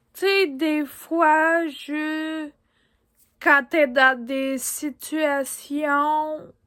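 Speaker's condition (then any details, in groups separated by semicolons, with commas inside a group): Ataxia; degenerative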